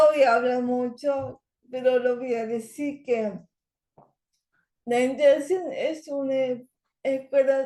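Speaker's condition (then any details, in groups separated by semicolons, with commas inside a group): Cerebral palsy; language areas of brain affected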